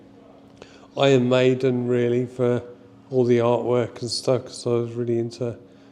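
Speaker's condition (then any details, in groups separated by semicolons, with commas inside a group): Motor neurone disease; ALS type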